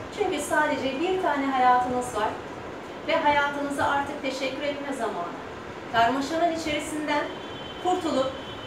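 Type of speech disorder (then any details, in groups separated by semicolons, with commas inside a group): None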